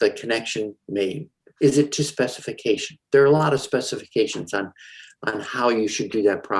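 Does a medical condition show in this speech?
No.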